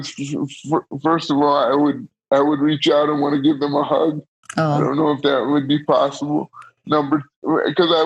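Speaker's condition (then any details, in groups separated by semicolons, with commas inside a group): Cerebral palsy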